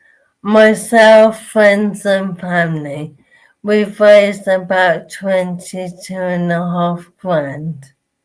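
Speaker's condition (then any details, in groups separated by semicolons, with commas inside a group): Motor neurone disease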